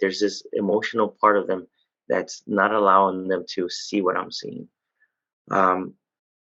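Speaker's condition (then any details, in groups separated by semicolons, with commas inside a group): No condition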